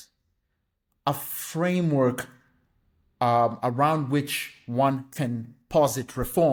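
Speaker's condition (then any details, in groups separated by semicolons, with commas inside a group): No condition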